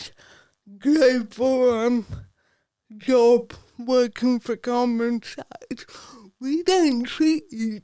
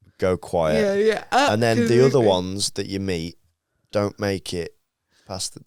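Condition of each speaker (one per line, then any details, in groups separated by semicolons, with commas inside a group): Cerebral palsy; from birth, no surgery; affects speech
No condition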